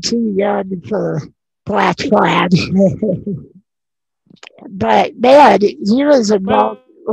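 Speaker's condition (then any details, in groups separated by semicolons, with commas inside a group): Non-progressive muscular dystrophy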